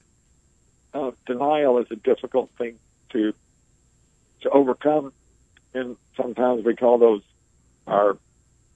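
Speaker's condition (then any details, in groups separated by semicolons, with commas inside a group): ALS; able to speak, clearly communicates, slower pace due to ventilator breathing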